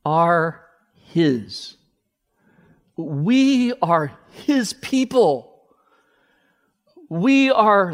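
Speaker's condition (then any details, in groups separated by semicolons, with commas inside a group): No condition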